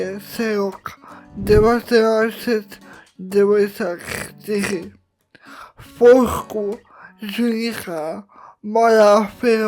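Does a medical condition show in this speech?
Yes: cerebral palsy; atypical speech, somewhat worse now.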